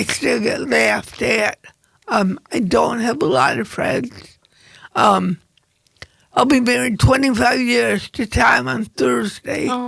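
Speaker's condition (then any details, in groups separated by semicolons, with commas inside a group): Cerebral palsy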